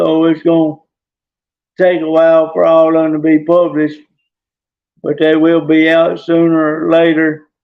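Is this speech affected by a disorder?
Yes: traumatic brain injury.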